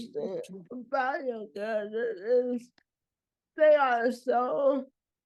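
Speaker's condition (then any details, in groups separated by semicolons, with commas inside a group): Cerebral palsy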